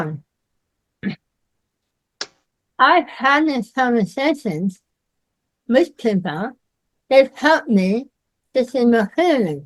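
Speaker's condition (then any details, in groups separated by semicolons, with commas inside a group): Myasthenia gravis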